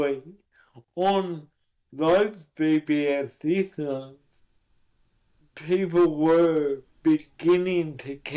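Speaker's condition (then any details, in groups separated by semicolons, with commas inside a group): Cerebral palsy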